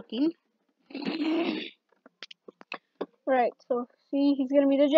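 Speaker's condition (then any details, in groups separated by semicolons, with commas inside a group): No condition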